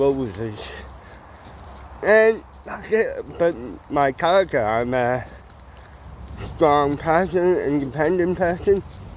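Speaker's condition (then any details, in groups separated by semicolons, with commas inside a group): Cerebral palsy; mild, ataxic type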